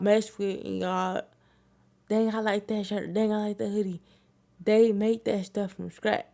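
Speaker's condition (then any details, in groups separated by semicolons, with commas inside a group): Cerebral palsy; wheelchair user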